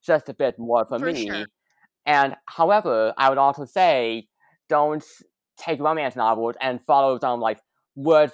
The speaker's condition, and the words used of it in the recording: Stuttering. It makes the editing very annoying when I just hear my own stuttering in the podcast, and I just have to, like, gotta clip this out when I just stutter multiple times.